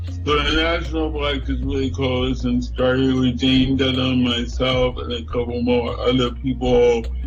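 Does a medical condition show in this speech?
Yes: cerebral palsy.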